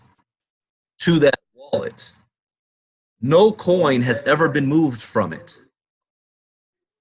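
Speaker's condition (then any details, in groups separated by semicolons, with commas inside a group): No condition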